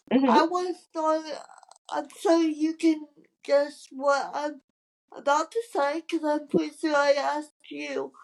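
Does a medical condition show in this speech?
Yes: cerebral palsy; from birth, wheelchair user.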